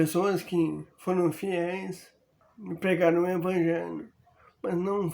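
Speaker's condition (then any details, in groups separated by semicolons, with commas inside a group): Amyotrophic lateral sclerosis; increasingly impaired speech and walking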